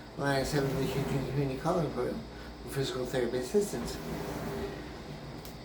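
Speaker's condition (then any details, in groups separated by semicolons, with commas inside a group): Brain injury; memory greatly affected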